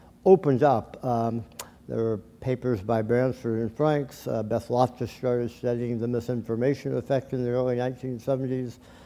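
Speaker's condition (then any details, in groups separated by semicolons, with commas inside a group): Tongue cancer surgery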